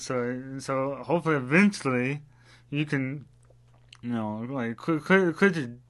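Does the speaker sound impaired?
Yes: rapid onset dystonia-parkinsonism; neurological and muscular disorder, onset age 27 within two weeks, then stopped progressing, resembled stroke, diagnosed at Mayo Clinic; affects speech, balance and dexterity, Parkinson-like characteristics.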